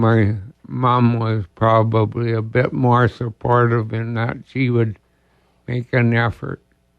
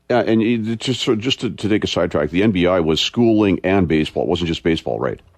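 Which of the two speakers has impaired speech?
The first: ALS; diagnosed about two years ago.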